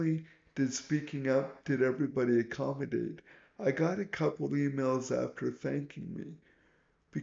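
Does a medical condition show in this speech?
Yes: cerebral palsy.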